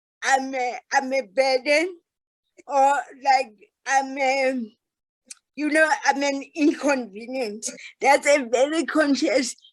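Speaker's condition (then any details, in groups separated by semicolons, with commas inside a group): Cerebral palsy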